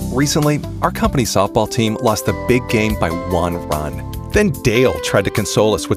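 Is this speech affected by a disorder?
No.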